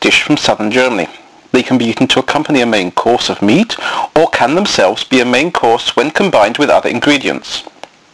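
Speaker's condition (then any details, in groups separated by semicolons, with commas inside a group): No condition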